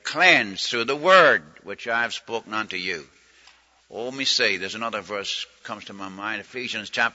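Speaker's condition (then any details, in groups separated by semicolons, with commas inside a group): No condition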